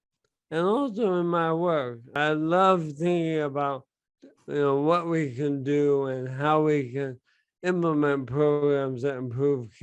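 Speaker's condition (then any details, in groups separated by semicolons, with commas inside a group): Bulbar onset ALS; diagnosed within past year; mainly affects speech and swallowing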